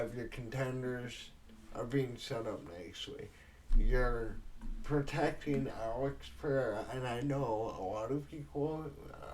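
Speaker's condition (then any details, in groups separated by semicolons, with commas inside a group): Cerebral palsy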